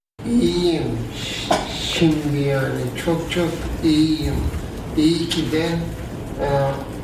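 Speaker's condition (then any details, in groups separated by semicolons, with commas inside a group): Post-traumatic tremor; traffic accident brain damage, right-side tremor, five brain operations, DBS; age 20, DBS two months ago, near 80% improvement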